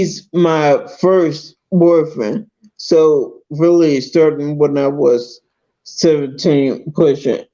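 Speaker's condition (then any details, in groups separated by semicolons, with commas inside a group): Multiple sclerosis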